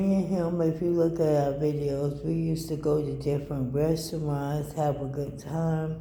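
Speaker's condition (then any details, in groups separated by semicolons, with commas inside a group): ALS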